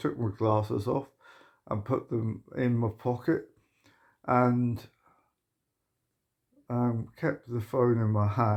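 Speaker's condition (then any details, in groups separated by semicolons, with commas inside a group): Motor neuron disease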